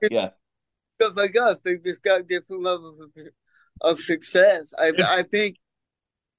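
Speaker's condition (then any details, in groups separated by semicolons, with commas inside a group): Cerebral palsy; congenital, lack of oxygen at birth, stroke-like state, left side of body, walks unassisted with limp; pulled groin muscle in bowling league, cannot walk, uses walker, band helps on and off stages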